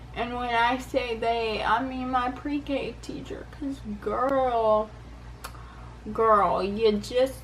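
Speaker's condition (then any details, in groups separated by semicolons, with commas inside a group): Cerebral palsy; affects balance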